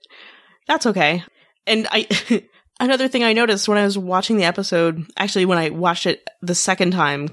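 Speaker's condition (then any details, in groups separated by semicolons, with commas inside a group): No condition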